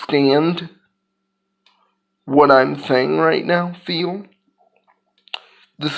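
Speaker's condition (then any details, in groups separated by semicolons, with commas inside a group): Cerebral palsy; physical disability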